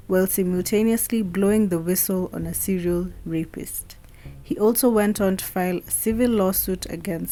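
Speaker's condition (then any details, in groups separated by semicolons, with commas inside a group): No condition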